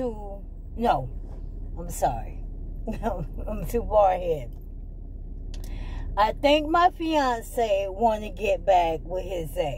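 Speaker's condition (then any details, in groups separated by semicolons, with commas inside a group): ALS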